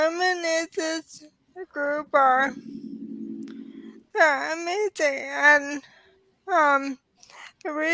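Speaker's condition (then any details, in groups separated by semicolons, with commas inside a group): ALS; diagnosed in early 30s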